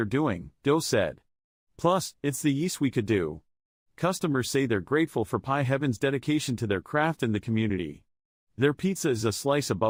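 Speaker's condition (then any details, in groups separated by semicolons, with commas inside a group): No condition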